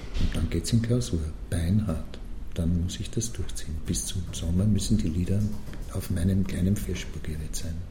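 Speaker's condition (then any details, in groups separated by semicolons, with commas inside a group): No condition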